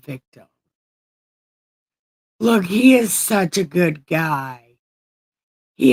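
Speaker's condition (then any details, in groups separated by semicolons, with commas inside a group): Brain injury; brain surgery; after brain surgery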